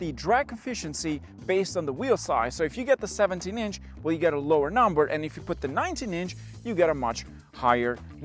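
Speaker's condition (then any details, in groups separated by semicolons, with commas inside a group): No condition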